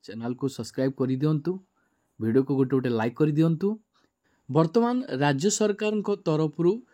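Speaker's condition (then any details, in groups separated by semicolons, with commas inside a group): No condition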